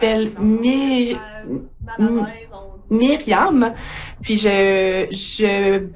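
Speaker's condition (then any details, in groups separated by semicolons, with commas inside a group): Stuttering; onset at age six; repeated sounds, prolonged sounds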